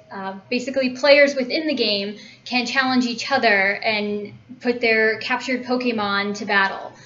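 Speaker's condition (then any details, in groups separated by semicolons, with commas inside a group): No condition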